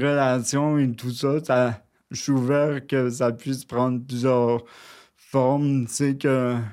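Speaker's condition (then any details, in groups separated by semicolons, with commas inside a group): Cerebral palsy, near quadriplegia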